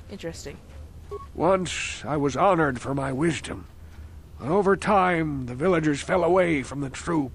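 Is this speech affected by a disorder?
No.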